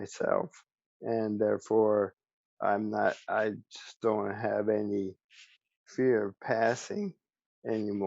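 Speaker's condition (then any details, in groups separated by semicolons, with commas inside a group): ALS; speech still preserved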